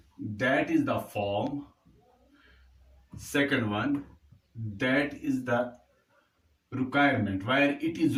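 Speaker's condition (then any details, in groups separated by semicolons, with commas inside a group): No condition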